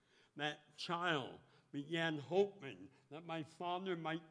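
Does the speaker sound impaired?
Yes: speech impediment; 17 surgeries.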